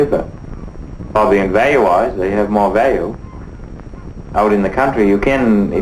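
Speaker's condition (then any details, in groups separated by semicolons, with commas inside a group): No condition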